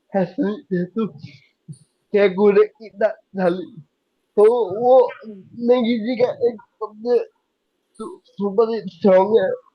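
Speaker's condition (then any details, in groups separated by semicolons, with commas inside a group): Cerebral palsy; could not speak as a child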